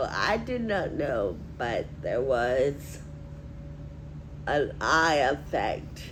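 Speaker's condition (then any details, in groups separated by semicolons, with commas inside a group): Friedreich ataxia; progressive; on gabapentin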